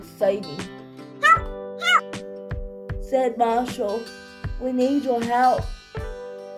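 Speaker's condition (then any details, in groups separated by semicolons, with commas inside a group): Cerebral palsy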